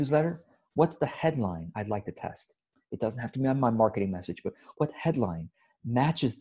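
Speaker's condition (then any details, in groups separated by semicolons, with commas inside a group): No condition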